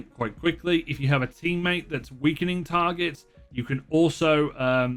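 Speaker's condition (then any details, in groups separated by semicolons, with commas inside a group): No condition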